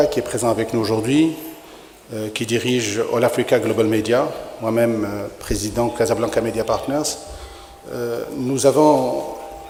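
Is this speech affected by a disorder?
No.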